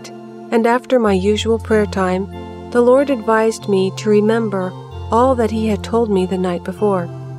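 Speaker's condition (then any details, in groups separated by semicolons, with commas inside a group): No condition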